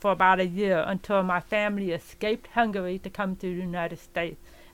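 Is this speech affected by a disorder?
Yes: profound deafness; profoundly deaf since earliest memory, legally blind from early 20s, 10% peripheral vision left; relies on lip reading, knows some sign language but rarely uses it; learned to speak with speech therapist help, therapy in elementary and high school.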